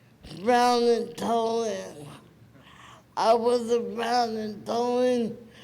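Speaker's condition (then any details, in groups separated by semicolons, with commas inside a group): Cerebral palsy; present from birth, premature; adult aging with condition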